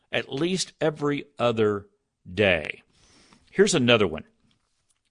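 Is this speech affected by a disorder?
No.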